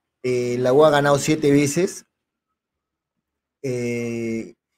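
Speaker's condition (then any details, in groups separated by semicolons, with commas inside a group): No condition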